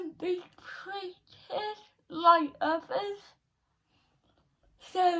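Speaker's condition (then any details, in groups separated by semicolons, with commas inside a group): Cerebral palsy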